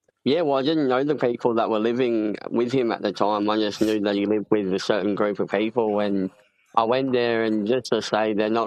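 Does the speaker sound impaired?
Yes: cleft palate; congenital.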